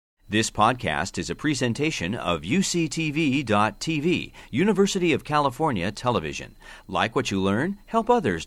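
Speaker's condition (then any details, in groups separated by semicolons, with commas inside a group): No condition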